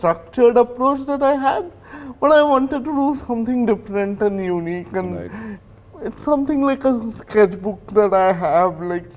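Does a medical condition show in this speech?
Yes: cerebral palsy.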